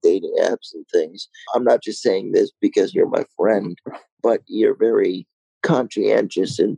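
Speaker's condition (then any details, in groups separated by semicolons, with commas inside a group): Cerebral palsy, mild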